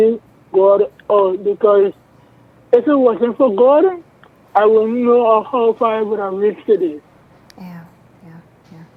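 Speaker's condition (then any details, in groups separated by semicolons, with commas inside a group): Cerebral palsy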